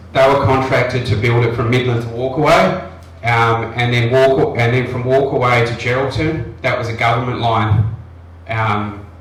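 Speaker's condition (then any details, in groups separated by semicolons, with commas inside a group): No condition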